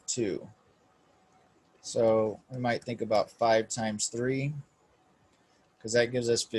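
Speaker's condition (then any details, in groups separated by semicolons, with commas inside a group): No condition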